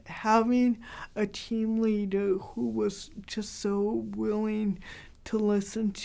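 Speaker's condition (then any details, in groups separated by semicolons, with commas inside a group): Cerebral palsy, mild; hard to understand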